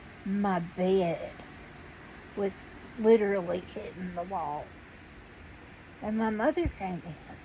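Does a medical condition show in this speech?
Yes: cerebral palsy.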